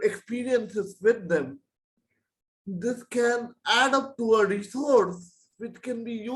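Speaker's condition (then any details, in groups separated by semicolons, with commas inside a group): Cerebral palsy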